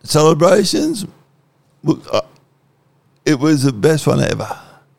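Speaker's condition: Cerebral palsy; once cold stays cold

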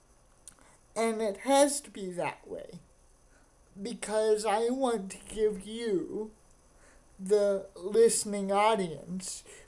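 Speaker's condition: Cerebral palsy; wheelchair user

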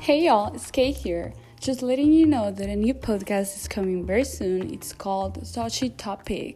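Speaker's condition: No condition

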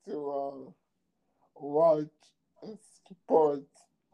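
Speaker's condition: ALS; diagnosed at age 27; nearly 10 years since diagnosis, progressing, still speaking with own voice; voice box going, slurred speech, speaks very slowly, hard to hear

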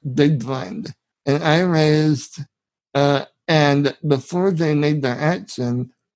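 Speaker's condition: Spinal muscular atrophy, severe; genetic

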